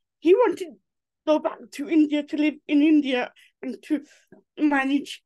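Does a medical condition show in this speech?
Yes: cerebral palsy; from birth, affects limbs and neck.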